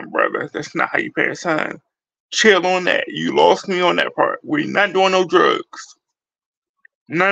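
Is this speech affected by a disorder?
Yes: cerebral palsy; speech is not the best.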